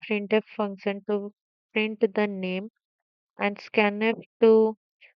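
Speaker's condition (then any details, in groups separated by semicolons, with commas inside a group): No condition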